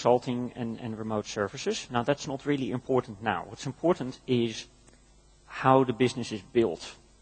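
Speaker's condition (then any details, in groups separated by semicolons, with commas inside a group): No condition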